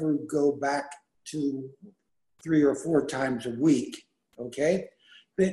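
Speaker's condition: Aphasia after stroke; aphasia caused by stroke; still improving daily, very tired every evening; can no longer speak Bulgarian, previously spoken fluently

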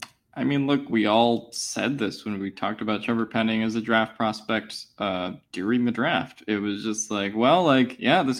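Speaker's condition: No condition

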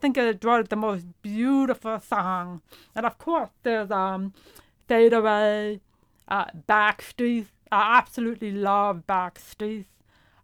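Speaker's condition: Profound deafness; hears vowels but not consonants

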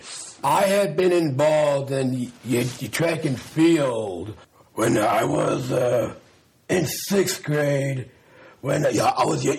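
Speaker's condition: Down syndrome; public speaking training through Special Olympics Global Messenger program

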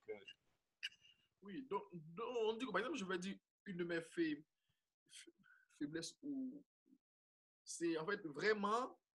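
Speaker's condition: Stuttering; father also stuttered, realized own stutter gradually over time, remarks about elocution from others; stuttering during interview; whole-word repetitions, comme, stuttered moments left uncut in videos; repeated sounds, blocks

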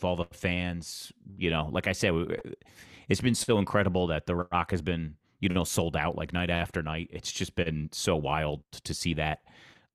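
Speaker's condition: No condition

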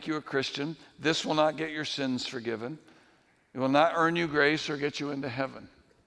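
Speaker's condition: No condition

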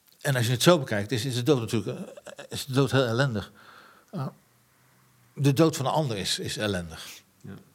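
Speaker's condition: Parkinson's disease; progressive incurable Parkinson's disease

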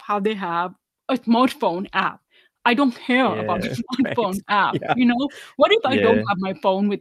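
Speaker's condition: Deafness, 99% hearing loss, severe; no cochlear implant

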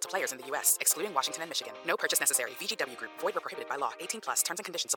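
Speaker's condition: No condition

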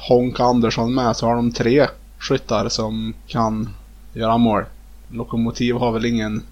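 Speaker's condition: No condition

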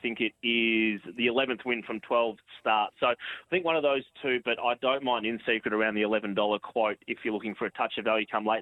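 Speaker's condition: No condition

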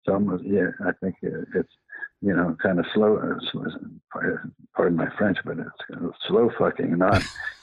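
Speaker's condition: Parkinson's; past cancer

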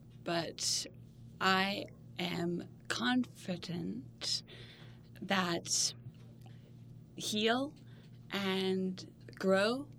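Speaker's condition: Aphasia; aphasia caused by stroke, onset in twenties; struggles with speech, short fragmented phrases, word-finding difficulty

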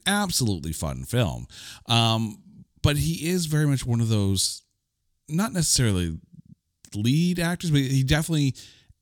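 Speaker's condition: No condition

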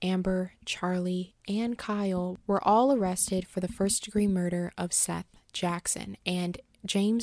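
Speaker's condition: No condition

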